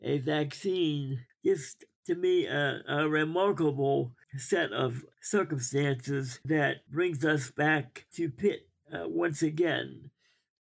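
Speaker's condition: Cerebral palsy; learned walking with braces

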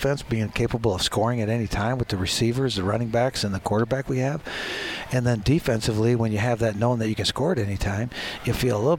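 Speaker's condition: No condition

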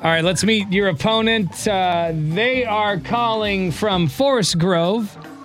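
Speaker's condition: No condition

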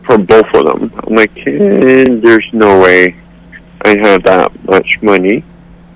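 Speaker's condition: Cerebral palsy; accepts own voice

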